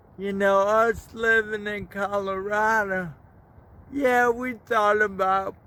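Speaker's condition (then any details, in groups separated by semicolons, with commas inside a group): Cerebral palsy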